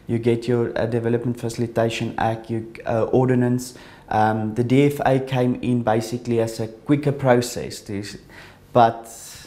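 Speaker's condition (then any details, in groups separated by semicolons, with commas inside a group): No condition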